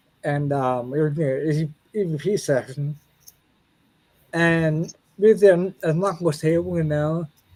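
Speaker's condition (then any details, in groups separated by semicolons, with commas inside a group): Ataxia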